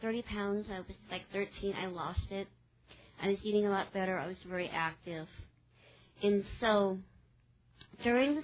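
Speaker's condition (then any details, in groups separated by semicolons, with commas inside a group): Cleft palate; infant feeding difficulty with weight loss, ongoing dental problems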